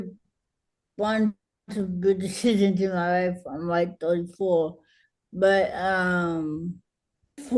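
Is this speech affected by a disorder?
Yes: cerebral palsy; speech harder to understand.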